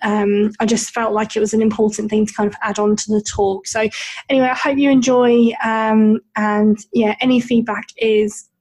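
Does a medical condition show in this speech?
Yes: bilateral cleft lip and palate; congenital, fed as infant on Man bottle squeeze feeding bottle.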